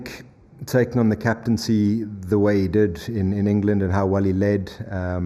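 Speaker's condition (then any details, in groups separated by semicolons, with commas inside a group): No condition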